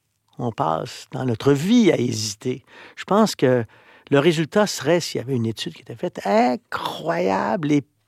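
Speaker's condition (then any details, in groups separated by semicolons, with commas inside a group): No condition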